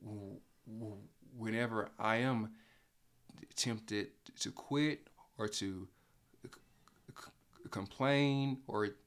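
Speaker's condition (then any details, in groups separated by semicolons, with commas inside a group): Stuttering; only stutterer on either mother's or father's side of family; stutters when talking, speech problem audible, cannot be hidden when speaking; prolonged sounds, blocks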